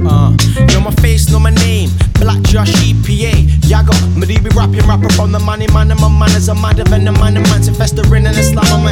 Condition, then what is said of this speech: None; typical speech.